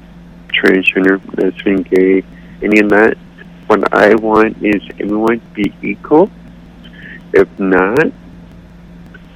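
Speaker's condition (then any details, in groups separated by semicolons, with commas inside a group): Cerebral palsy; accepts own voice, declined voice surgery due to risk of losing speech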